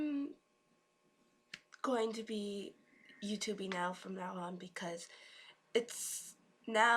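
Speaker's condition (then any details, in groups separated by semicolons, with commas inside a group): No condition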